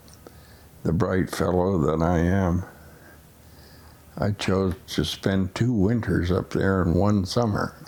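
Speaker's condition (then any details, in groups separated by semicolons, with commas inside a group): Essential tremor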